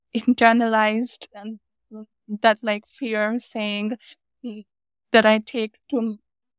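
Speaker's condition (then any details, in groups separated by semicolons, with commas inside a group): Stutter; stutter diagnosed at age 5, increased with age, about 20 speech therapists in childhood, paid for cure scam; ongoing speech therapy, goals self-acceptance and disclosure, work accommodation to type in meeting chat, read aloud by others; not mild stutter, speaks short remarks, types longer ones, bad days block even two sentences; blocks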